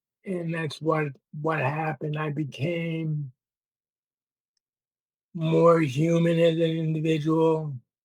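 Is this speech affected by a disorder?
Yes: Parkinson's disease; implanted neurostimulator.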